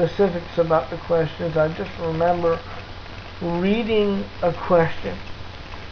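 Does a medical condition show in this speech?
Yes: cerebral palsy.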